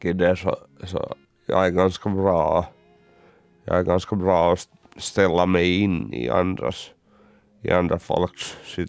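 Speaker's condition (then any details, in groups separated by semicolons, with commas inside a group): Cerebral palsy; uses wheelchair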